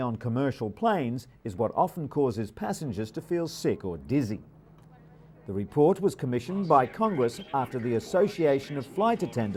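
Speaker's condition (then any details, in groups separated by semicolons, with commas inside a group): No condition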